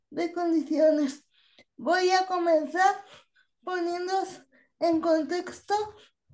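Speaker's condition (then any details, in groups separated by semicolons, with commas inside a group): Cerebral palsy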